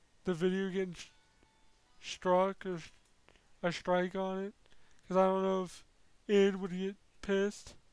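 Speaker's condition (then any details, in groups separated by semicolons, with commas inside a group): Cerebral palsy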